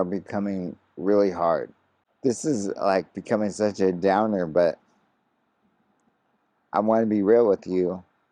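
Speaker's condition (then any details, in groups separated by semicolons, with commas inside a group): ALS; very hard to talk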